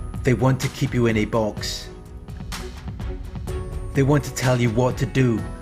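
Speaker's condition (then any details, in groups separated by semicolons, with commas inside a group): No condition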